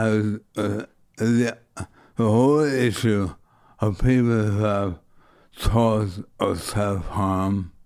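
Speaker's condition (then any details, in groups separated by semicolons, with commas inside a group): Motor neuron disease; on medication, still mobile, legs unaffected, every meal a struggle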